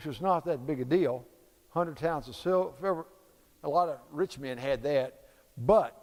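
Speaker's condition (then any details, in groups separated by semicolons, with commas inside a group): No condition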